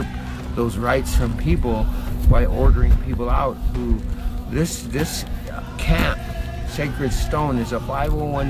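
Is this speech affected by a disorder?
No.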